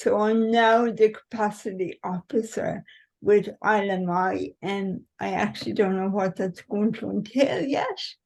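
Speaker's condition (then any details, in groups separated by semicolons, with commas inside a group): Cerebral palsy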